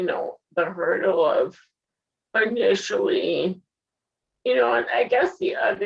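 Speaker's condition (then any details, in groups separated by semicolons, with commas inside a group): Spinal muscular atrophy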